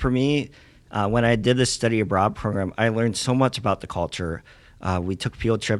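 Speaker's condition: Cleft lip and palate; congenital

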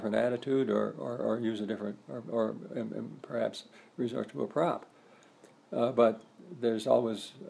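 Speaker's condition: Parkinson's disease; stiff right arm

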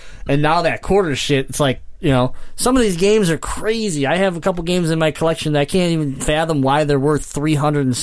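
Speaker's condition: Cleft palate; congenital

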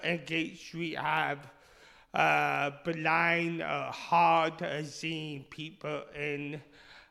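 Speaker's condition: Speech impediment; initially misdiagnosed

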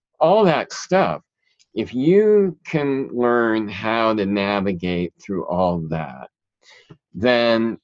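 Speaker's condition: Cleft palate; present since childhood

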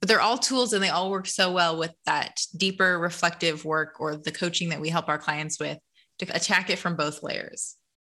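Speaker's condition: No condition

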